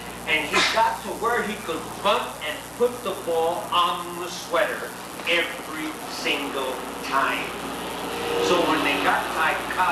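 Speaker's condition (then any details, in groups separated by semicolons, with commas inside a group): No condition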